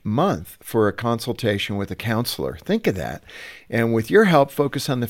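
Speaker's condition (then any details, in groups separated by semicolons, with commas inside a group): No condition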